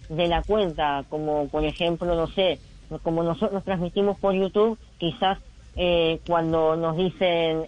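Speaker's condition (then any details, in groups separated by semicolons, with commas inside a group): Cleft lip; congenital, some teeth affected; lip reportedly not yet corrected; nasal pronunciation, voice does not come out normally, difficulty speaking normally, noticeable on broadcasts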